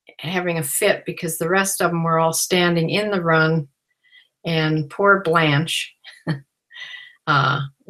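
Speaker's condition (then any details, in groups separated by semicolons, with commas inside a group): No condition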